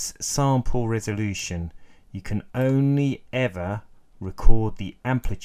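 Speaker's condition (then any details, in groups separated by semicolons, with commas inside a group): No condition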